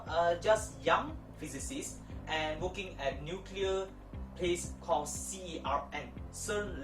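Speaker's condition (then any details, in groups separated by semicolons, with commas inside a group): No condition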